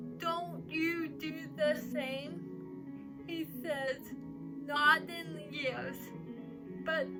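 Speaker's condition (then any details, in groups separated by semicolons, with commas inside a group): Cerebral palsy; uses crutches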